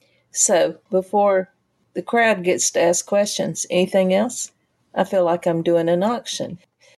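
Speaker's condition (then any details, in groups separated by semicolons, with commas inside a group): No condition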